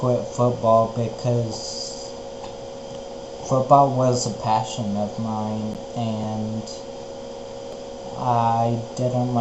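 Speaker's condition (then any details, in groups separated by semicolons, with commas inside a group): Spinocerebellar ataxia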